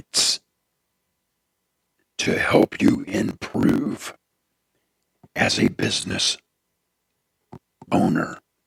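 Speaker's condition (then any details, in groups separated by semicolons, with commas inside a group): Throat cancer; tracheostomy tube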